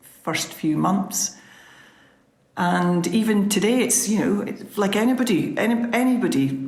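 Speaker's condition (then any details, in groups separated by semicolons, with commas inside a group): No condition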